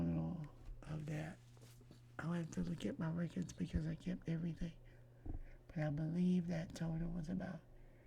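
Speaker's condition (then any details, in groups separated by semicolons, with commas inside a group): Myasthenia gravis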